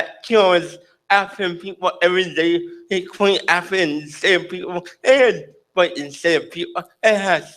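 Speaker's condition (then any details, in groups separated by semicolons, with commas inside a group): Cerebral palsy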